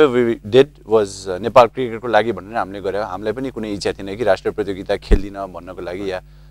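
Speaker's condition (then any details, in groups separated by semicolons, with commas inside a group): No condition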